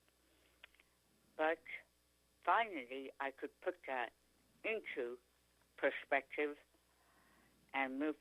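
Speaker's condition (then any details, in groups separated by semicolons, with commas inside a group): Tongue cancer; stage 4 tongue cancer, chronic sore throat symptom, Dr. Oxford removed three quarters of tongue, two surgeries; could not speak, swallow or eat after surgery, feeding tube, now speaks pretty clearly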